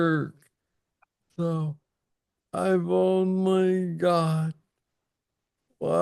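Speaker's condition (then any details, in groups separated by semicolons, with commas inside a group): Parkinson's disease; young onset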